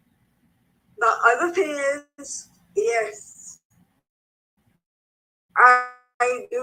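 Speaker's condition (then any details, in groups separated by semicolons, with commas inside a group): Cerebral palsy; speech affected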